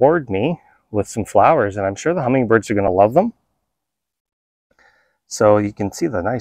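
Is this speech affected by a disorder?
No.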